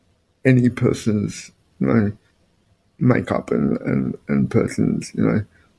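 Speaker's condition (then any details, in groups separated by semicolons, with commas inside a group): Spastic quadriplegic cerebral palsy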